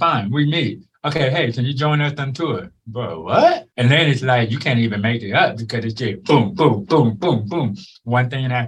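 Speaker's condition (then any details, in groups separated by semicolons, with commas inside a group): Born deaf; congenital deafness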